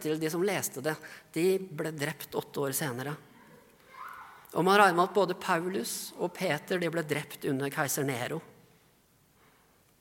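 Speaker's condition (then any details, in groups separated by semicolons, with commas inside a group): No condition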